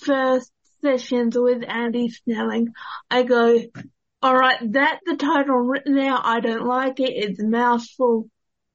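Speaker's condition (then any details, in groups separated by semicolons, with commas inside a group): Cerebral palsy; therapies during schooling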